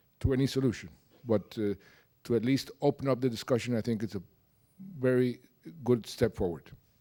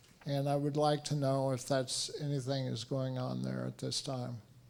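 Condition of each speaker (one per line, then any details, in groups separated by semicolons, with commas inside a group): No condition
Multiple sclerosis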